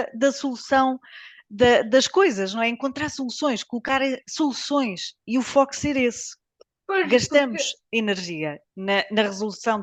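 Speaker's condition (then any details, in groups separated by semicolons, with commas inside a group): No condition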